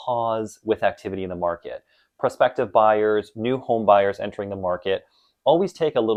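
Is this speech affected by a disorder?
No.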